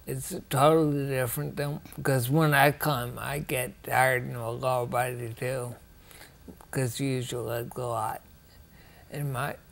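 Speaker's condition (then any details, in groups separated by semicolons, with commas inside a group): Ataxia; rare, progressive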